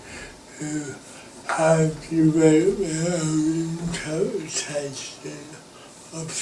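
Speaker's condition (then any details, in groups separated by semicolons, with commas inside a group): Cerebral palsy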